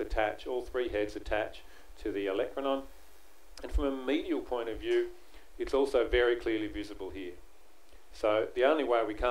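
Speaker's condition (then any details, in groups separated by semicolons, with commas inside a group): No condition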